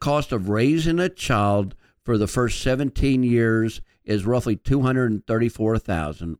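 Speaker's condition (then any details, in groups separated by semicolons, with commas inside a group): No condition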